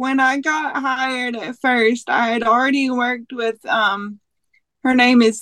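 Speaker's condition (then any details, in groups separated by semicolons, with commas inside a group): Cerebral palsy; would like to have it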